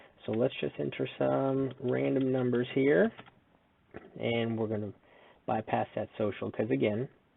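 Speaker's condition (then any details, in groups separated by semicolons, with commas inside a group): No condition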